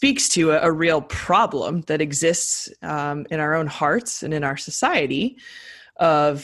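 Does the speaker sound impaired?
No.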